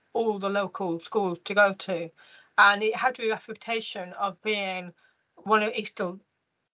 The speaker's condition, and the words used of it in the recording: Deafness. Even though my speech is good, I sound short-tongued.